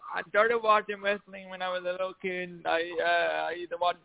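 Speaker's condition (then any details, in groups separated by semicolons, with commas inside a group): Cerebral palsy; past challenges speaking up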